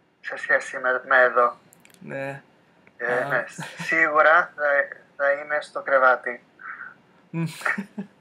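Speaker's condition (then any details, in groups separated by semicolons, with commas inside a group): No condition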